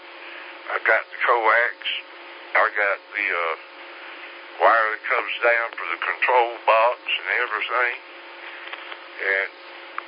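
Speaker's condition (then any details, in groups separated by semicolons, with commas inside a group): Slurred speech; stroke 3 years ago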